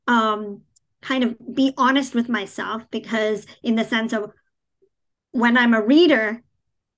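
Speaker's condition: Cleft palate; childhood articulation problems

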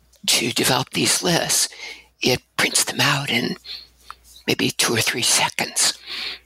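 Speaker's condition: Abductor spasmodic dysphonia; onset Fresno State after voice loss shouting over music

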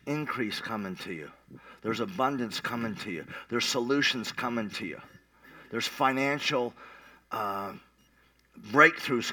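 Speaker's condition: Cleft palate; revived by nurse

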